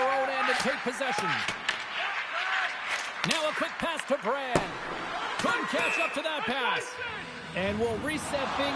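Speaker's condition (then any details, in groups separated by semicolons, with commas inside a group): No condition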